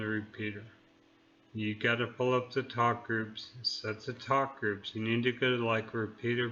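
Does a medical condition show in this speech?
Yes: neurological disease.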